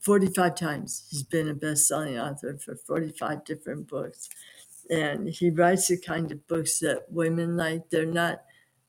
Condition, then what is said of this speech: Aphasia. And that's really hard when you've been in radio and you know where your voice should go and where it should be, and that's never coming back.